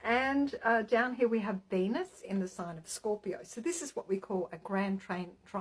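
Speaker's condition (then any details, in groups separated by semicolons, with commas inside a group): No condition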